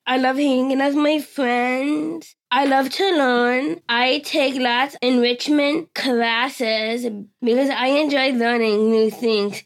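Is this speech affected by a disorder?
Yes: Down syndrome; trisomy 21, three copies of chromosome 21, present from birth, pediatrician suspected after birth, not found prenatally; adult, early intervention via Virginia Down Syndrome Association, milestones met on time.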